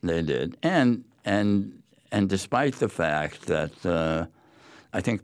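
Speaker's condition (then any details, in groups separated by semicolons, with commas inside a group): Head and neck cancer; large inoperable base-of-tongue tumor in 80s, biopsy by dr. Yarbrough at Yale, clinical trial chemoradiation; before diagnosis, tongue moved awkwardly, swallowing problems and coughing, barium swallow at Norwalk Hospital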